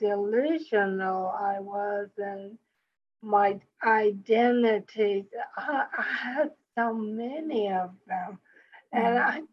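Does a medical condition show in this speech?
Yes: speech impediment; speech impediment after stroke; about 2 years since stroke; possibly a bit slower than before, needs extra time to speak.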